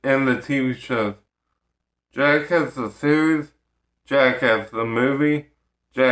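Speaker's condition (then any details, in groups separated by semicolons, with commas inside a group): Ataxic cerebral palsy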